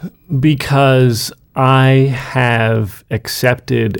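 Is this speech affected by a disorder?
Yes: stuttering; developmental stutter since started talking, precision fluency shaping program about 12 years ago; in seventh grade clenching throat, short breath speaking alone, fluent in choral recitation, lost consonants; here prolonged sounds.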